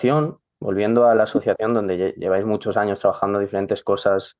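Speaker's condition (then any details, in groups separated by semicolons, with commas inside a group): No condition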